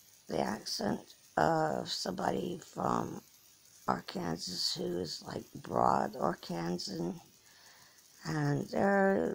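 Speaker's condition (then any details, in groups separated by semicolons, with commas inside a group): Cerebral palsy; from birth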